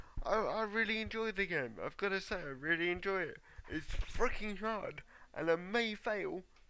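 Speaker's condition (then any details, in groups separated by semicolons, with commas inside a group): Cerebral palsy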